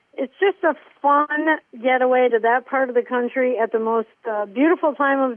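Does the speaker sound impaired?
No.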